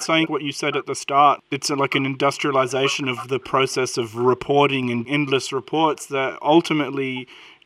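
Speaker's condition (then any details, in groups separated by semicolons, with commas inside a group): No condition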